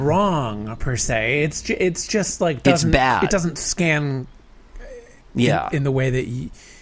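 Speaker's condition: No condition

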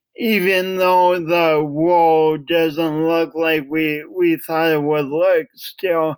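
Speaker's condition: Cerebral palsy; yoga for ten years helping relaxation

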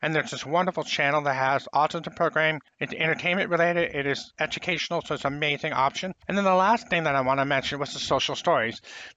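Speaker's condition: Profound hearing loss, congenital; late language development, learned to talk

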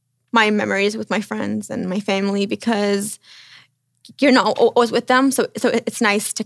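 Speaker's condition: Stutter; severe, onset at age 3 or 4, many years of speech therapy; improved, no longer blocking; long-standing difficulty expressing self verbally, hard to order pizza on the phone; repeated sounds, repeated words

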